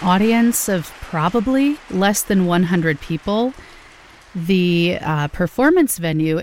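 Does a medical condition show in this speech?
No.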